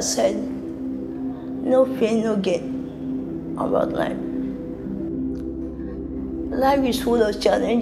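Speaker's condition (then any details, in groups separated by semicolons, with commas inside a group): Severe cerebral palsy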